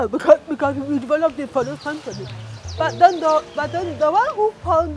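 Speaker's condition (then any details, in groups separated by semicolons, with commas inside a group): Cerebral palsy; affects motor development, handwriting, from early age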